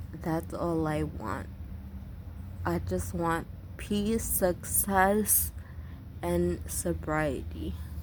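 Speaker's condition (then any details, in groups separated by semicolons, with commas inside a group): Brain injury from AVM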